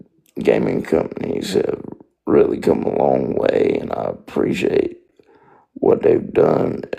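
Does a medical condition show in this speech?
Yes: spastic quadriplegic cerebral palsy.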